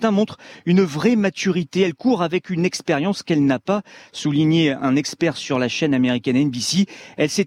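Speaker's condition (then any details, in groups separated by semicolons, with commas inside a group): No condition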